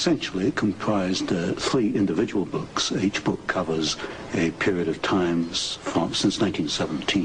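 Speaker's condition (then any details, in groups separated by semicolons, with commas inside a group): No condition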